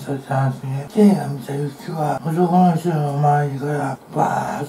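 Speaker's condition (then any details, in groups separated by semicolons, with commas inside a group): Tongue cancer, partial glossectomy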